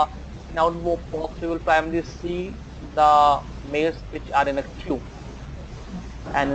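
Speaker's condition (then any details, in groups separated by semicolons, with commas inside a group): No condition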